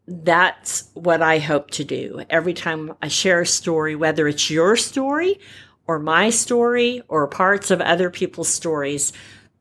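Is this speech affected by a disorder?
Yes: repaired cleft palate, cleft palate without cleft lip; uses voice for radio hosting, singing and public speaking.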